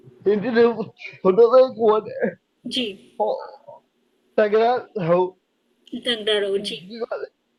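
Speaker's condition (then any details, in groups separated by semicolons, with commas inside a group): Cerebral palsy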